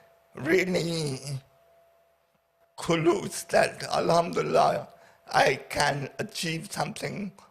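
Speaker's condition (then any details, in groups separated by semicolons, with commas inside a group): Paraplegia with essential tremor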